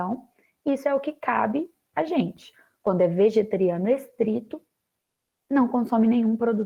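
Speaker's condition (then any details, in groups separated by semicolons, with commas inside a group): No condition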